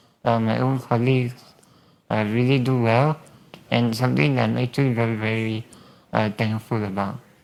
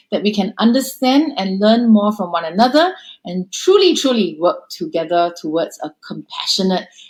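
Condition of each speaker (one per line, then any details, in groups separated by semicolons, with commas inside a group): Spinal muscular atrophy
No condition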